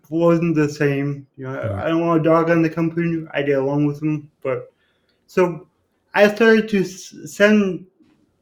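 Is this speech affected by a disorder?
Yes: cerebral palsy; from birth complication, born without pulse or breathing and revived, diagnosed near age one.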